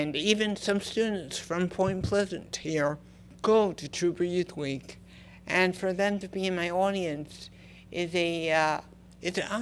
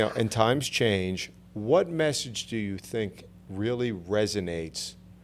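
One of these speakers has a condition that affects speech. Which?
The first: cerebral palsy; affects legs, leg braces, intensive therapy from three; walks independently.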